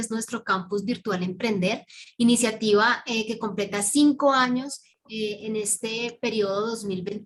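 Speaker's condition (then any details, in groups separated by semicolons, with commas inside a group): No condition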